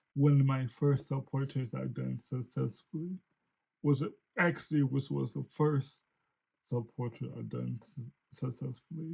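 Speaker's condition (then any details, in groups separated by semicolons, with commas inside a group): Cerebral palsy; since birth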